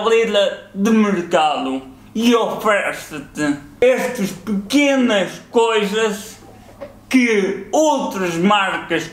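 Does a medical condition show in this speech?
Yes: cerebral palsy.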